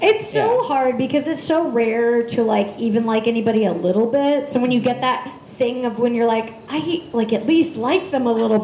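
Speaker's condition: No condition

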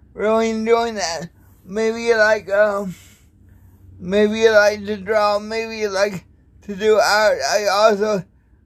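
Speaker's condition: Cerebral palsy

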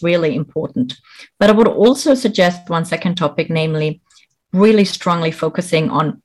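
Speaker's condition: No condition

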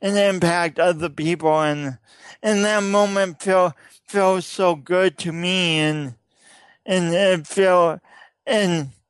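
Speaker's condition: Speech impediment; repeated words and syllables

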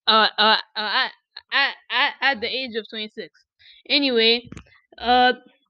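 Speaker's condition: Stuttering; ongoing stutter, hopes to stop it with time; stuttering present during this recording, apologizes for it; frequent whole-word and part-word repetitions like chin chin Chicago, ex ex explicit, many fillers; repeated sounds, repeated words

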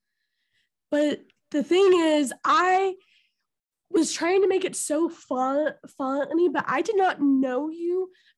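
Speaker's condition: Stuttering; took years to speak openly about it; coughs often, voice tearful at one point; stutter hard to notice when speaking, per listener; repeated sounds

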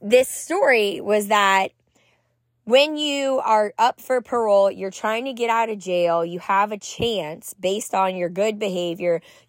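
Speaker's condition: No condition

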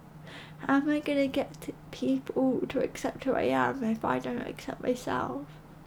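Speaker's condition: Cerebral palsy

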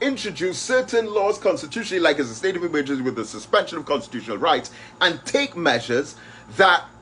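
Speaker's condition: No condition

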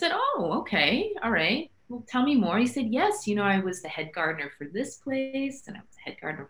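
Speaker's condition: No condition

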